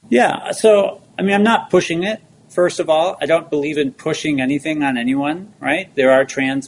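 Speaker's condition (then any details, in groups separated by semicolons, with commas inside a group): No condition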